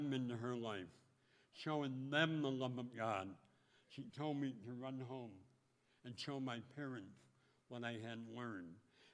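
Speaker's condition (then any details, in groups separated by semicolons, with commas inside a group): Speech impediment; 17 surgeries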